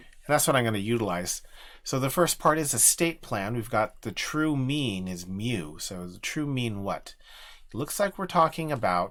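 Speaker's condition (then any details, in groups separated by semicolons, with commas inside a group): No condition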